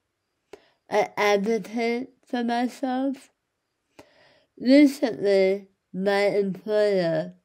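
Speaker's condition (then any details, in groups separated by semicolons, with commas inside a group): Speech loss after cancer treatment; speech loss after cancer surgery; speech improving, still struggles; mute for months after surgery, speech therapy helped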